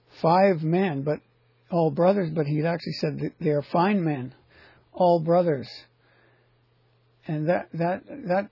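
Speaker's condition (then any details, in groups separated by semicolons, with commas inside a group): No condition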